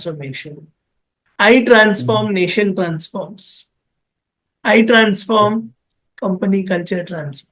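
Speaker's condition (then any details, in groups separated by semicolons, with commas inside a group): No condition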